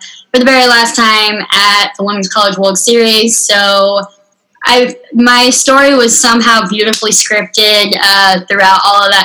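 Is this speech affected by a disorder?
Yes: unilateral cleft lip and palate; severe, congenital.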